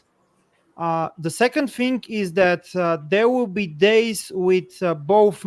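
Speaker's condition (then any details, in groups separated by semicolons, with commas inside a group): No condition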